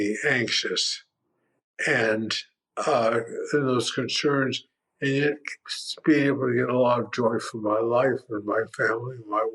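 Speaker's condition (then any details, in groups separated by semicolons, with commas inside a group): Primary lateral sclerosis; voice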